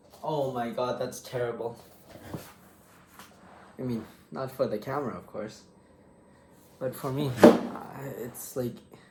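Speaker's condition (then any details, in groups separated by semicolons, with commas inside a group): No condition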